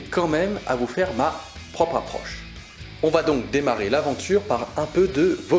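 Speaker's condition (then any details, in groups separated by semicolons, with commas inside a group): No condition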